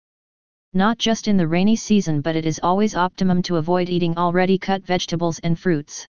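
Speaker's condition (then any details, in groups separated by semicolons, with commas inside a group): No condition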